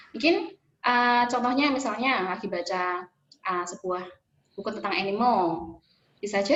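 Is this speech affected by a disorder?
No.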